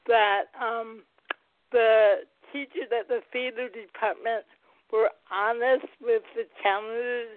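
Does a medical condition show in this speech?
Yes: cerebral palsy, mild; mildly affects speech, physical and occupational therapy from early life.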